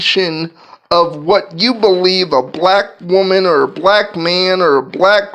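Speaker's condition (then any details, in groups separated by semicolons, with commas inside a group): Cerebral palsy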